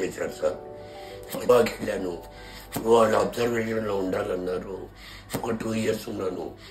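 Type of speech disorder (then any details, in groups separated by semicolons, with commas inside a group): Speech with a voice prosthesis; laryngectomy for larynx cancer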